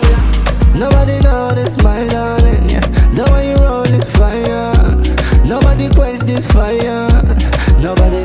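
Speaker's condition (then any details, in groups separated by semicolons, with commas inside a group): No condition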